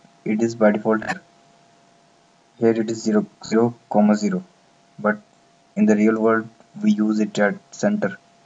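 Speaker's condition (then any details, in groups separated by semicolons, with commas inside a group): No condition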